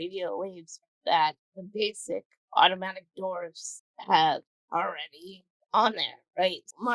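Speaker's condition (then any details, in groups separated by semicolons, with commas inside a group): Cerebral palsy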